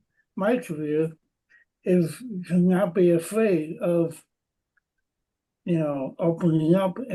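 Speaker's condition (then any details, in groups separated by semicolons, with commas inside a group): Cerebral palsy; present from birth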